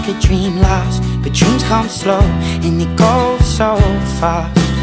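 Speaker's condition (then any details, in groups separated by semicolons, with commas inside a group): No condition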